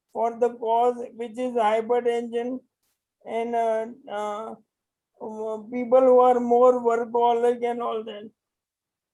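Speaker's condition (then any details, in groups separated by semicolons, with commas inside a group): Motor neuron disease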